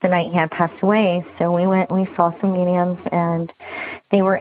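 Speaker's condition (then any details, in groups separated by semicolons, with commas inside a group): Bilateral cleft lip and palate; congenital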